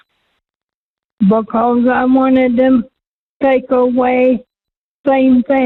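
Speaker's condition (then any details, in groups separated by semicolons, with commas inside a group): Cerebral palsy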